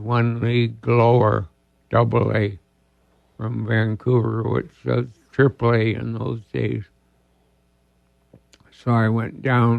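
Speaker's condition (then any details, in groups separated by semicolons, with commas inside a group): ALS; diagnosed about two years ago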